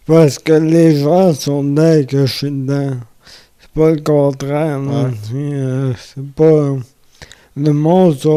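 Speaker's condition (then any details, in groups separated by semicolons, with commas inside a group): Amyotrophic lateral sclerosis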